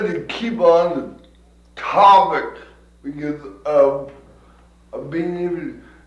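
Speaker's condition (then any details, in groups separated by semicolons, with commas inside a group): Cerebral palsy; from birth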